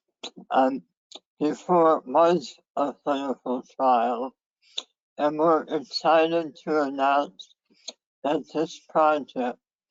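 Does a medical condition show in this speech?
Yes: head and neck cancer.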